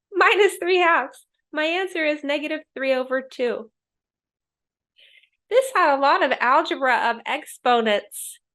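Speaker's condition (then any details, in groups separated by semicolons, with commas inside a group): No condition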